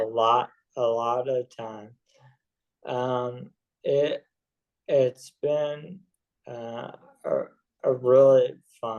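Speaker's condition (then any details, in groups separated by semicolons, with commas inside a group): ALS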